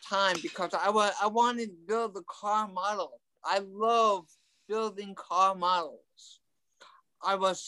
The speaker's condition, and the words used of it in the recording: Cerebral palsy. It affects my tongue a little bit, and it affects my legs mostly.